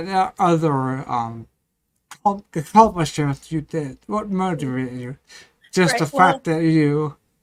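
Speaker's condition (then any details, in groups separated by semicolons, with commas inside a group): Ataxia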